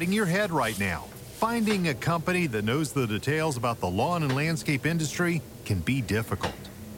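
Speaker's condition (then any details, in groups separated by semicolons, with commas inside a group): No condition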